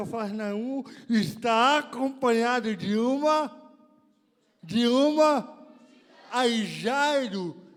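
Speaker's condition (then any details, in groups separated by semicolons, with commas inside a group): Cerebral palsy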